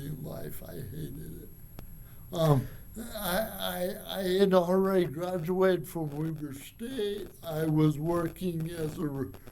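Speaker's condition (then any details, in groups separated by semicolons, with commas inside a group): Cerebral palsy; from birth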